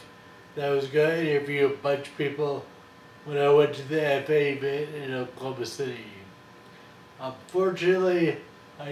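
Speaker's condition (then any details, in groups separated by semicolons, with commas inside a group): Friedreich's ataxia; life-shortening, affects motor skills; slightly slurred voice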